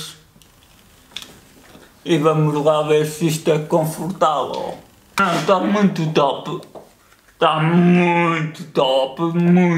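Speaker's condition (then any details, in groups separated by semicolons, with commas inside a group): Cerebral palsy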